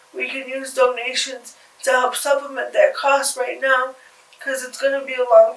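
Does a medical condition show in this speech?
Yes: cerebral palsy; from birth.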